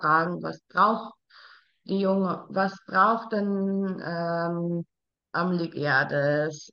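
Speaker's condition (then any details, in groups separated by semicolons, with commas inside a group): Down syndrome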